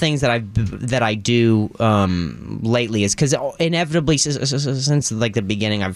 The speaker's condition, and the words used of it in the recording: Stuttering. You know, you and me both, we've made a living with our intensely strange voices and high voices.